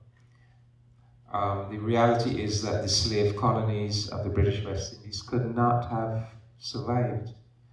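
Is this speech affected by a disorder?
No.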